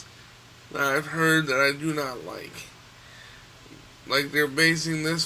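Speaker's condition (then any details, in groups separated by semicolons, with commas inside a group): Cerebral palsy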